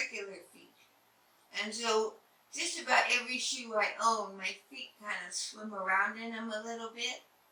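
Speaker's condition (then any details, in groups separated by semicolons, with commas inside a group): Head and neck cancer; had speech therapy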